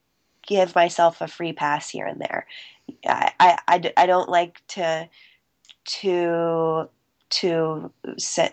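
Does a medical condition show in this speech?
Yes: stuttering; covert since childhood, immediate onset soon after starting to talk, school therapy from kindergarten, private therapist; recovering covert, still stutters, American Institute for Stuttering 3-week intensive program, fluency shaping techniques; formerly word switching and avoiding, held back stutters, pushed words out, appeared out of breath; here repeated words, prolonged sounds, blocks.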